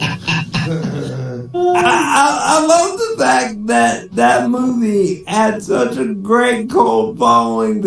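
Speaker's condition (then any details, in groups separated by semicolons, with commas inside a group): Cerebral palsy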